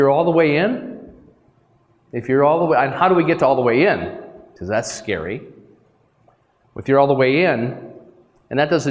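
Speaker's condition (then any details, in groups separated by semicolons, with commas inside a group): No condition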